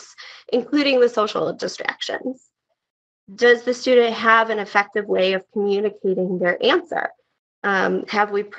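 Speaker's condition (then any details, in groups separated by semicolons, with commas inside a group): No condition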